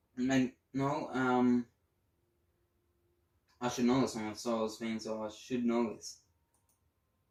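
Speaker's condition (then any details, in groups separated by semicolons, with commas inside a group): No condition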